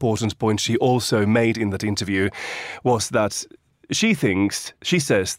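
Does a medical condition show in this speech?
No.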